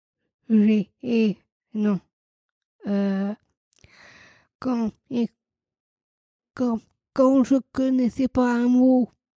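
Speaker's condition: Down syndrome, trisomy 21

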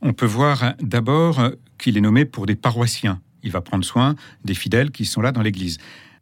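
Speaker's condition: No condition

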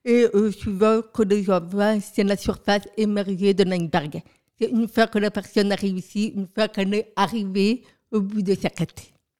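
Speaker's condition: Profound deafness from birth, profound, congenital

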